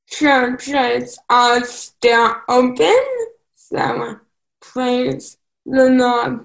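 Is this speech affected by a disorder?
Yes: cerebral palsy; some mental developmental delay.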